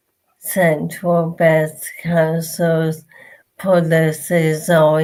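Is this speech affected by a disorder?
Yes: motor neurone disease; bulbar onset, mouth, speech and swallowing, feeding tube.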